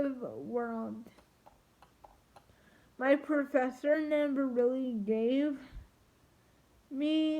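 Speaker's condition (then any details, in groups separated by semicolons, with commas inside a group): Triplegic cerebral palsy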